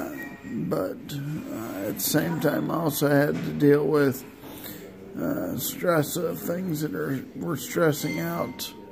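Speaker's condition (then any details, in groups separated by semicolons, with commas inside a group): Multiple sclerosis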